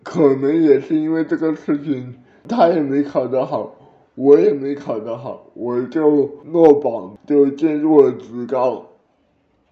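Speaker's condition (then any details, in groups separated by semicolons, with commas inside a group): Cerebral palsy; birth asphyxia, blue at birth, over ten minutes of resuscitation, diagnosed in infancy at provincial hospital, legs affected, early rehabilitation, learned to walk; some words unclear despite great effort to speak clearly, edited for fluency, childhood drooling from delayed saliva swallowing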